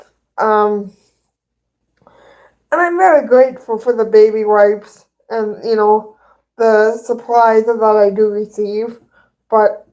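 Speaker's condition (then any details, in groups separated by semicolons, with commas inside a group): Cerebral palsy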